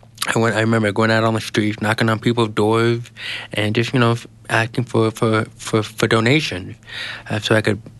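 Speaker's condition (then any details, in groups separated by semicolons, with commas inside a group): Genetic hearing loss; Child Shall Speak program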